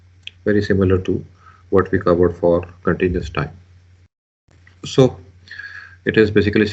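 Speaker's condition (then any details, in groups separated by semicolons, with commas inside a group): No condition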